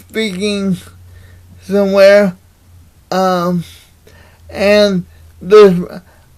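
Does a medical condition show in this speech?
Yes: cerebral palsy; unable to walk.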